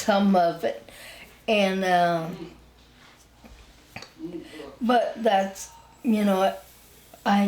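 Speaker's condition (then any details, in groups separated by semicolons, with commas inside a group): Spinal ataxia; wheelchair user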